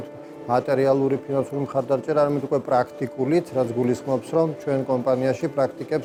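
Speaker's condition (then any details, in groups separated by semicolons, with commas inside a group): No condition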